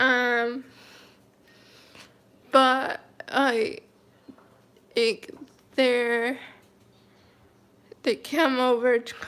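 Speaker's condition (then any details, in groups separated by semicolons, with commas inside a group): Cerebral palsy, mild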